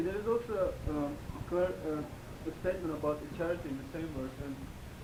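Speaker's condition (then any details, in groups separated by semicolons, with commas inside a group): No condition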